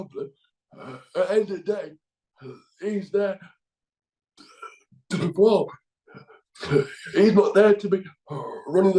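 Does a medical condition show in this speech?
Yes: cerebral palsy.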